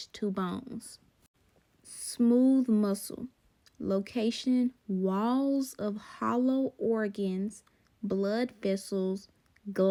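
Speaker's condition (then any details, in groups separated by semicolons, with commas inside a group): No condition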